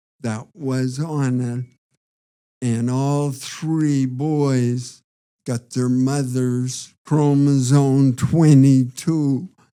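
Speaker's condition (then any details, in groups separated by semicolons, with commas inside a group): Parkinson's disease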